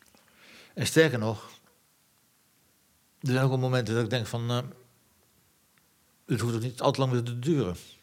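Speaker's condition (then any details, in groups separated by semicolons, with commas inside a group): Parkinson's disease; speaks with difficulty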